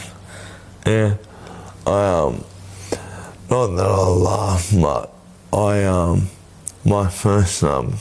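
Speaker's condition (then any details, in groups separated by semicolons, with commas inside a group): Motor neurone disease; diagnosed at age 30, progressive; recently diagnosed, worsening since November; speech affected by progression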